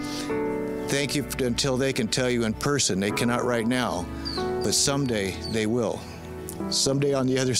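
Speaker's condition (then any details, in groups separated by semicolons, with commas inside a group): No condition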